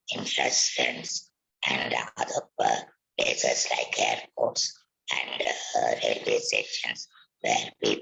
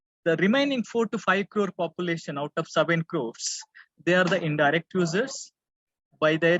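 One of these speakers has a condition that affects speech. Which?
The first: laryngectomy for vocal cord cancer; vocal cord cancer, laryngectomy, radiotherapy, voice prosthesis; about thirteen years since diagnosis; natural voice lost, speaks with voice prosthesis.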